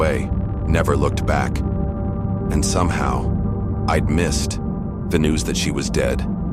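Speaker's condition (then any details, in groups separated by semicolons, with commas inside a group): No condition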